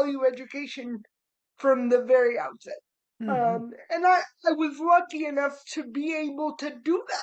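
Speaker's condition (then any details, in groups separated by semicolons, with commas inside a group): Cerebral palsy; spastic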